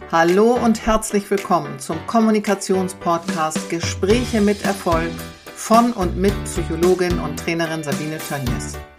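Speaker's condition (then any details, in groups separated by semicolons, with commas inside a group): No condition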